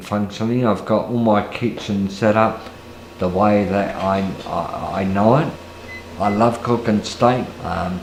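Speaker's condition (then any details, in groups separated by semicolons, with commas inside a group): Multiple sclerosis; wheelchair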